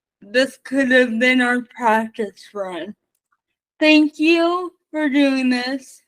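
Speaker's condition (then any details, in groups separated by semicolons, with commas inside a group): Spastic cerebral palsy, mixed; mixed type, mostly spastic, involuntary jerking movements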